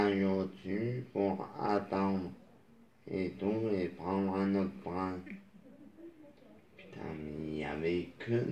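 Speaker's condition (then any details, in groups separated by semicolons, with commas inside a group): Traumatic brain injury; moped accident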